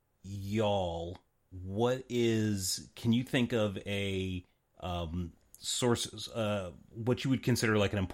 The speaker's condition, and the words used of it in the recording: Stuttering. I've been trying to stop this, but I have a slight stutter, and I try and edit out.